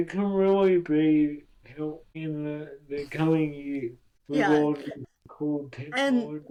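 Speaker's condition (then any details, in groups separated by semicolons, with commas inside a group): Cerebral palsy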